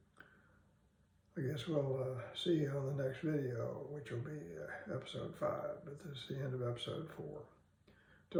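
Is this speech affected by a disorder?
Yes: Parkinson's disease; no tremor, difficulty standing, slow small gait, typing difficulty; stable overall.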